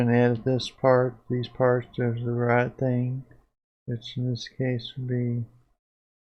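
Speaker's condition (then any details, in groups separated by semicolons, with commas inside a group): Parkinson's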